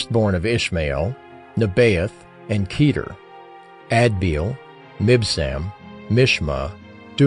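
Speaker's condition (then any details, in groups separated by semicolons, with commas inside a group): No condition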